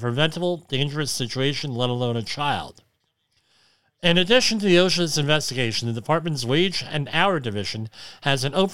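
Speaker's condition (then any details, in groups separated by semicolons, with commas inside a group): Cleft lip and palate; tinnitus attributed to cleft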